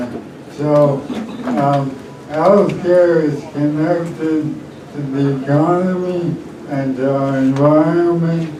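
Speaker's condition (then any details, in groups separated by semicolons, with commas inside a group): ALS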